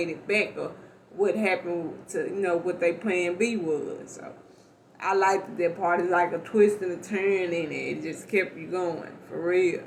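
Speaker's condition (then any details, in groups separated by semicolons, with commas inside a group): Cerebral palsy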